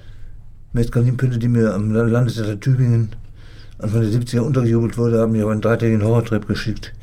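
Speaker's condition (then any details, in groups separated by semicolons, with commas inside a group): Parkinson's disease; daily tasks take longer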